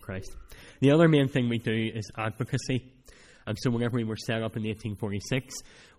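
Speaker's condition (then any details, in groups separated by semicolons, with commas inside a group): Cleft palate; speech not that clear at times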